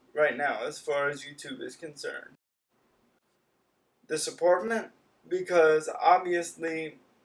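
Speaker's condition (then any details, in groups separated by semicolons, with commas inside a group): Cerebral palsy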